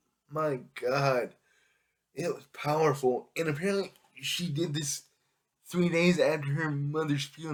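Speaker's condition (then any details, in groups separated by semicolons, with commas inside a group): Cerebral palsy; affects all muscles; able to speak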